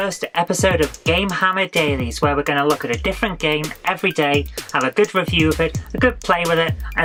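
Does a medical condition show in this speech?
No.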